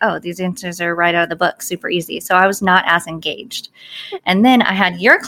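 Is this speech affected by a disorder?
Yes: cleft palate.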